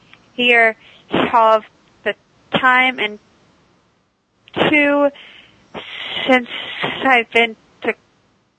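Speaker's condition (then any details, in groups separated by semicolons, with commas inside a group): Stuttering; very severe third grade, worse high school, speakeasy from Dr. John Haskell, speech therapy helped core; moderate, occasional speakeasy in-ear delayed auditory feedback device, not worn on show; device cuts stuttering about 95%, still stutters at sentence onset, worse around unfamiliar people, sometimes avoids talking; prolonged sounds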